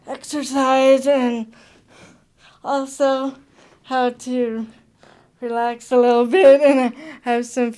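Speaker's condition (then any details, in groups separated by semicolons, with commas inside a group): Cerebral palsy; congenital, wheelchair user since birth, high-tech power wheelchair, arms slightly waver, continuous subtle head movement; receives therapy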